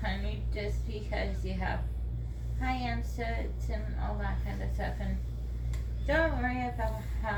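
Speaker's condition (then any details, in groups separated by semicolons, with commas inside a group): Dystonia; 18p deletion, left arm affected, head moves side to side; DBS surgery scheduled, left arm symptom visible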